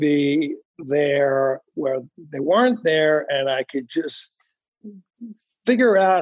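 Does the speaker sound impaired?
Yes: anomic aphasia after stroke; right side unable to move, initially global aphasia per SLPs, then Broca's, now anomic aphasia; expected lifelong, setbacks after three seizures, constraint-induced movement therapy (CIMT); initially could neither understand nor speak, first year only 1,000-1,500 words, now word-finding problems.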